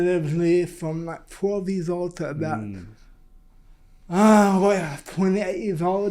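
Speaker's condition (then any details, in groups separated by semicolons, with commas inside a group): Cerebral palsy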